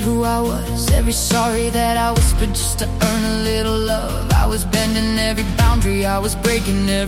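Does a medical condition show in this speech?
No.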